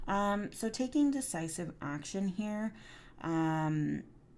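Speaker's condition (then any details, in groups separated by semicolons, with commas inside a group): No condition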